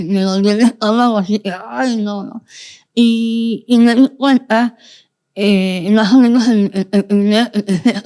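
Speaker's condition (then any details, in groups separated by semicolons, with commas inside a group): Moebius syndrome, congenital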